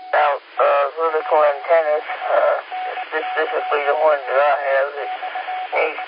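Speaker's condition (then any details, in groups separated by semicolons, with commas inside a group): Speech impediment; some phonetic words hard to get off tongue, whiskey zulu hard, hotel alpha november easier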